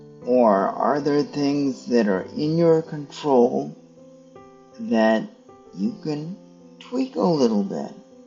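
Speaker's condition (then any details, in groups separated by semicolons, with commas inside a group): Cerebral palsy; stiff muscles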